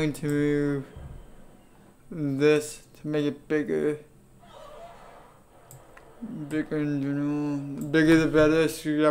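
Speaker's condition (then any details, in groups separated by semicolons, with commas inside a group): Cerebral palsy; affects legs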